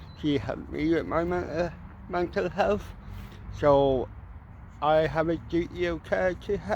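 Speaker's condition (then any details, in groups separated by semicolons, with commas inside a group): Cerebral palsy; mild, ataxic type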